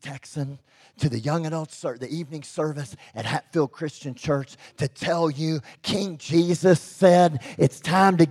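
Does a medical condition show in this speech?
Yes: cleft lip and palate; expected never to be able to speak.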